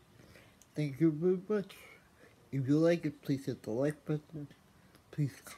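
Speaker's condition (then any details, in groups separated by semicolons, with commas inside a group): Athetoid cerebral palsy; from birth, birth brain injury, affects coordination, speech, balance, wheelchair; mild to moderate impediment, only yes/no at 4, speech therapy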